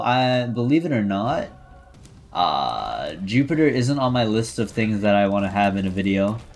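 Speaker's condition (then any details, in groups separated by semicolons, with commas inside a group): No condition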